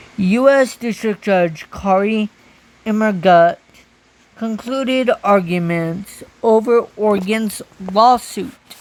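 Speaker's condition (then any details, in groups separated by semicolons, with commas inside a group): Cerebral palsy; from birth, walks with walker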